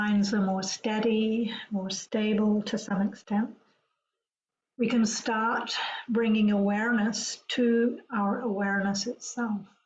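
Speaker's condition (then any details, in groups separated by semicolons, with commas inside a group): No condition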